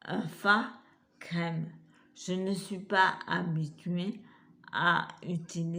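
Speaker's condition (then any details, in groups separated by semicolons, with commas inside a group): Multiple sclerosis; wheelchair, hand difficulties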